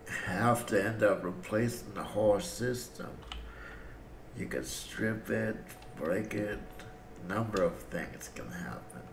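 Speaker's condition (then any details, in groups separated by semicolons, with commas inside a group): Cerebral palsy; breathing fine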